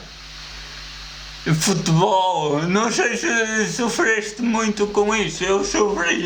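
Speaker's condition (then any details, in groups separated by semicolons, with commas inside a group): Cerebral palsy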